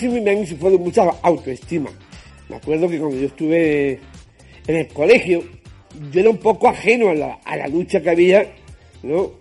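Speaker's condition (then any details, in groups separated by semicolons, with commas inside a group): Down syndrome; genetic disorder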